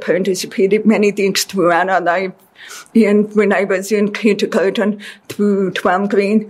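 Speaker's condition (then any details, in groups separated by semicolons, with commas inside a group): Deafness; deaf since childhood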